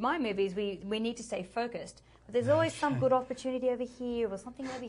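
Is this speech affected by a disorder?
No.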